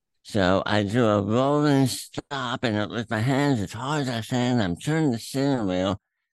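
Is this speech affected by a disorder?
Yes: throat cancer; throat cancer three times, radiation with molded mask, chemo, checkups at Erlanger Medical Center Chattanooga; stage 4, terminal, tumor through tongue attached to epiglottis, inoperable, Emory Proton Center therapy not working; voice affected by cancer, eating issues from tongue tumor, still talks at length.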